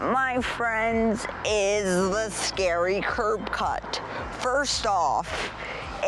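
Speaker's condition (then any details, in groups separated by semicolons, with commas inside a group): Cerebral palsy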